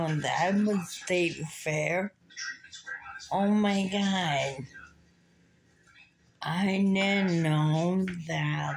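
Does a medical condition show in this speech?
Yes: muscular dystrophy.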